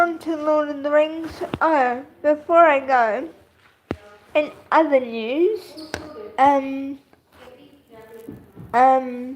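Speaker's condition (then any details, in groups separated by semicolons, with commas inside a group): Cerebral palsy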